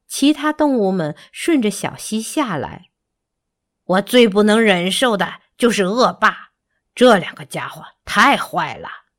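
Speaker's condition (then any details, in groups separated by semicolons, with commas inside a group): No condition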